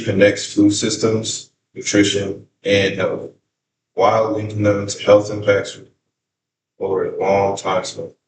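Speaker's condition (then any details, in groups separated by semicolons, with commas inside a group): No condition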